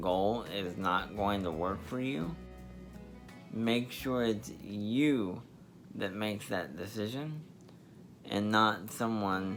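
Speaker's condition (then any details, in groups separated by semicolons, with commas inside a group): Spastic diplegia cerebral palsy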